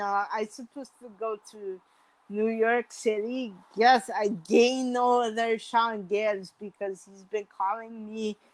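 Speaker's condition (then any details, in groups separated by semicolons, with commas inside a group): Mild cerebral palsy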